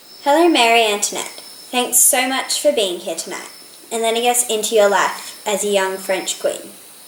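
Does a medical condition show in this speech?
No.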